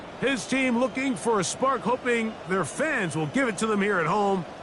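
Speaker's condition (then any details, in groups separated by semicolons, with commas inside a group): No condition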